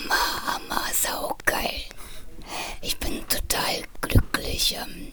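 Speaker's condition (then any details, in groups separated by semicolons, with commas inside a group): Voice disorder after laryngeal cancer, radiation scarring of vocal folds; laryngeal cancer treated with radiation and chemotherapy, vocal cord scarring from radiation, swallowing disorder; ongoing vocal cord impairment, swallowing problems, eating with workarounds, mostly fed via feeding tube; voice somewhat quieter, audibly affected, recording volume turned up high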